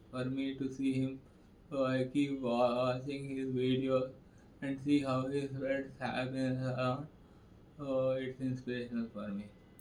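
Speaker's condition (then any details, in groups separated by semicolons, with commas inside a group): Parkinson's; left side rigidity; speech deteriorating, chewing difficult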